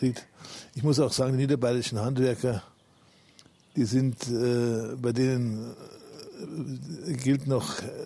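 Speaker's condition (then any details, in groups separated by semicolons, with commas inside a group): Parkinson's disease; almost no tremor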